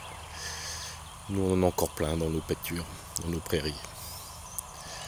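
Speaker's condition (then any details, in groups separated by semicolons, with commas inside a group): No condition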